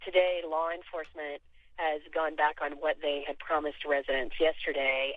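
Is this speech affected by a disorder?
No.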